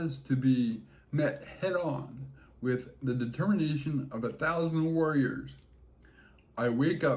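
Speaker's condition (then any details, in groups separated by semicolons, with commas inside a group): Cerebral palsy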